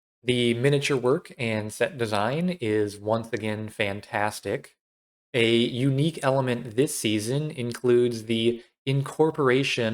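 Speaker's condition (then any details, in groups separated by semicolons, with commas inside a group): No condition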